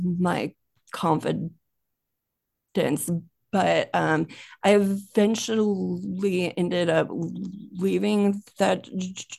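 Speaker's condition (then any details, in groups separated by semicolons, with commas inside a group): Stuttering; NSA workshop in Fort Lauderdale; prolonged sounds, blocks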